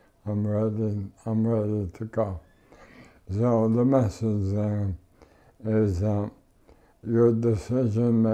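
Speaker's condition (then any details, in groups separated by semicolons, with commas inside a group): ALS; mucus once blocked airway, could not breathe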